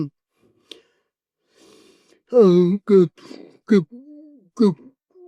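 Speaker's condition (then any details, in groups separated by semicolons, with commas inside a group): Cerebral palsy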